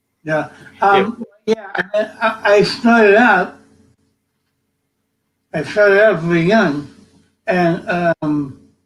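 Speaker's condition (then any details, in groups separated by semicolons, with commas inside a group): Cerebral palsy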